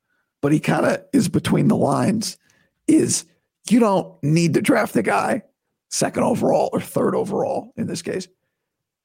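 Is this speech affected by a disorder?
Yes: vocal cord surgery recovery; voice still sounds bad to new listeners, best in two weeks, talking painless, not yet back.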